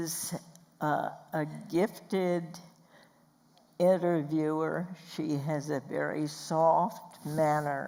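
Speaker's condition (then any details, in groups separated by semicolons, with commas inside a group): Spasmodic dysphonia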